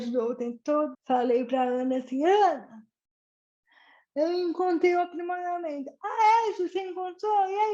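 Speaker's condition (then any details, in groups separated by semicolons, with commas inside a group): Cerebral palsy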